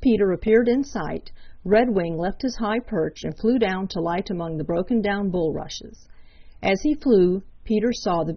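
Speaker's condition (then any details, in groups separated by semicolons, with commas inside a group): No condition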